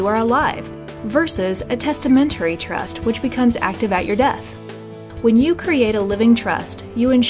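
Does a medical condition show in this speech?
No.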